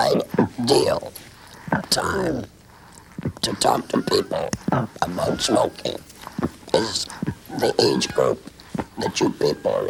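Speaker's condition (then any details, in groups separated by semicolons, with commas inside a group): Complete laryngectomy; total laryngectomy, throat cancer, smoking-related, no vocal cords; lost voice, learned new form of speech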